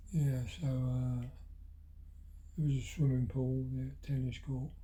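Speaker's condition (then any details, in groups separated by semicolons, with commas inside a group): Parkinson's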